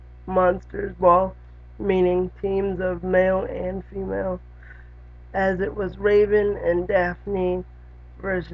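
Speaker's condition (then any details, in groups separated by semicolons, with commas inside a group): Cerebral palsy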